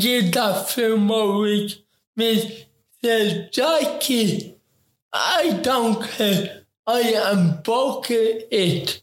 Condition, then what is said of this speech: Cerebral palsy. And today we're going to take it, as your mom said, we're going to take it very slow and you're going to talk to me word for word.